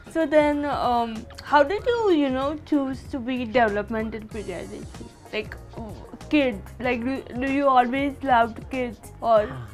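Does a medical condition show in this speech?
Yes: cerebral palsy.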